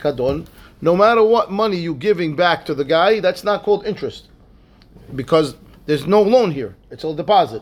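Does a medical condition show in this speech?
No.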